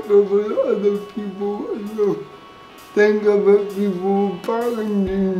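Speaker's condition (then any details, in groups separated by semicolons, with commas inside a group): Cerebral palsy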